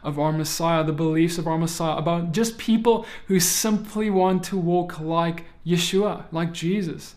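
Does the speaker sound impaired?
No.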